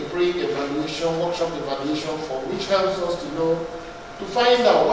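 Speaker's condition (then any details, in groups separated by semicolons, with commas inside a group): No condition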